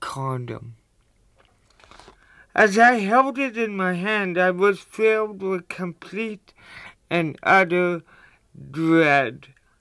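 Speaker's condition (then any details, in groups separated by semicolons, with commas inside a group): Cerebral palsy; visible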